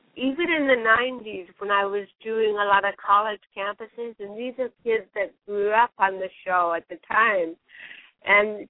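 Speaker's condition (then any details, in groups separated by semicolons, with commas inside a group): Cerebral palsy; since birth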